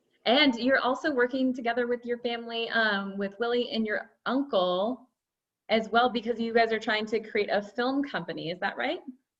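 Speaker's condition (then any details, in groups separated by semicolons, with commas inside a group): No condition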